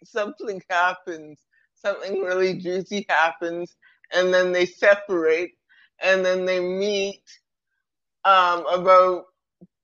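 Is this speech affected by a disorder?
Yes: cerebral palsy; present from birth.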